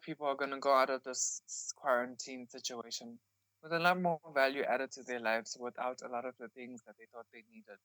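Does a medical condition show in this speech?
No.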